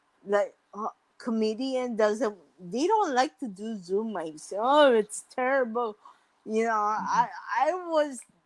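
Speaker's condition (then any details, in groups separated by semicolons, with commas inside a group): Mild cerebral palsy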